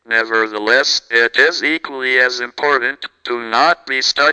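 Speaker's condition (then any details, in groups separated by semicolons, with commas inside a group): Cerebral palsy, speech-generating device; had caregiver who helped with walking attempts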